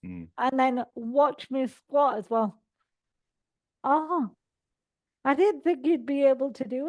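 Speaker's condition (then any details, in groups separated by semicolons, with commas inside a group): Cerebral palsy; all four limbs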